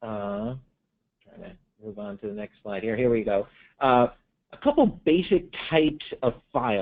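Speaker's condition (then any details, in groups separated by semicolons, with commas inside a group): No condition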